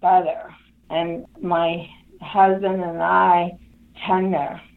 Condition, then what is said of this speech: Aphasia. I am talking slowly and I am not able to make sense of it.